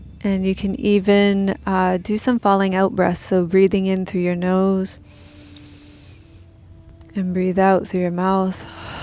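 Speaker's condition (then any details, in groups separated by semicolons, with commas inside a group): No condition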